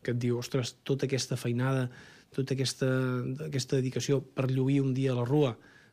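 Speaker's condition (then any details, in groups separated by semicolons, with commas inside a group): No condition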